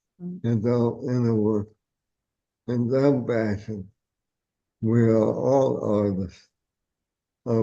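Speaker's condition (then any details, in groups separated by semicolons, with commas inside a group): ALS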